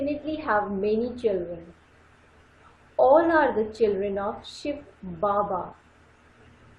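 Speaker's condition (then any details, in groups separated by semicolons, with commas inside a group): No condition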